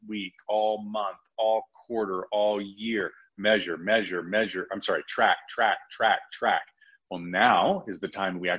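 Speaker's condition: No condition

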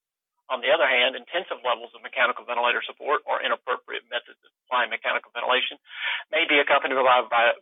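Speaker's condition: No condition

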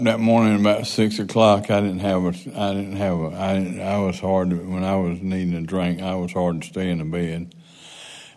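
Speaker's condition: Parkinson's

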